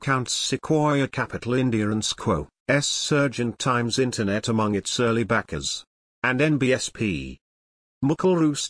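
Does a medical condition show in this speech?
No.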